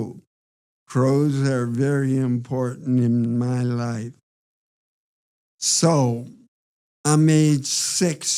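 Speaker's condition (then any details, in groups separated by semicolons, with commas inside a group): Parkinson's disease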